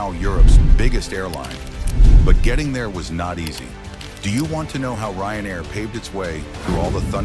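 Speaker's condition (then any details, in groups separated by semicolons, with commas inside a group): No condition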